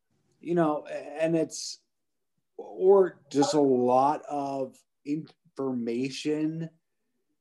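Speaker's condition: Aphasia; unable to talk about 5 years ago, lived with full-time support for 5 to 6 years; communication issues persist; says unintended words without noticing

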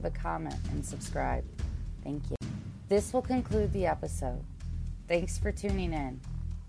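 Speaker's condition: No condition

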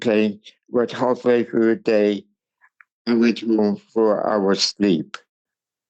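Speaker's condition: Cerebral palsy; speech impairment

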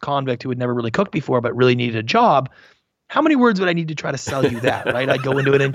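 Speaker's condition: No condition

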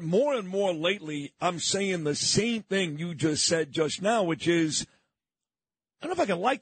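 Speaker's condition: No condition

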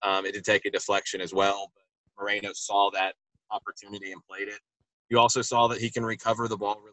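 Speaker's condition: No condition

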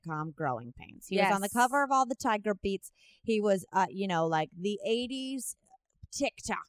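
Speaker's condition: No condition

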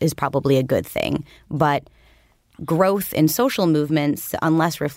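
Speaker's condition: No condition

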